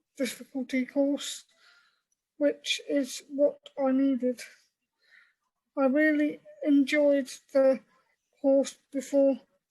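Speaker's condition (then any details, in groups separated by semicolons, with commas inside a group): Cerebral palsy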